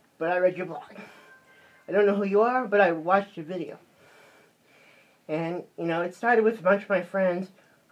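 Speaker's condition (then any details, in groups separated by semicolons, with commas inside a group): Cerebral palsy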